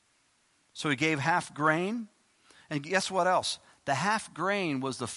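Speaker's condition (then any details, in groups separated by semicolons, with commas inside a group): No condition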